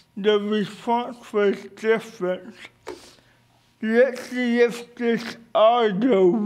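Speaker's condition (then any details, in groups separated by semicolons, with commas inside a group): Cerebral palsy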